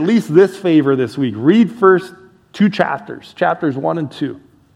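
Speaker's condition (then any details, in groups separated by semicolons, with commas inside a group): No condition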